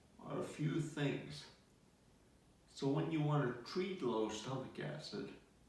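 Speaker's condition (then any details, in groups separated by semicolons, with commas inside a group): Multiple sclerosis; diagnosed 10 to 15 years ago, progressing last three years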